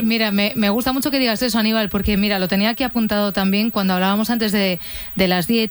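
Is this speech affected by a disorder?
No.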